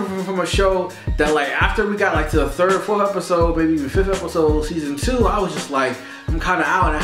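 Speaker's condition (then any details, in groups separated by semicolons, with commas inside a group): No condition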